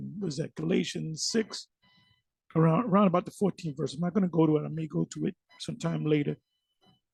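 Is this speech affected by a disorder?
No.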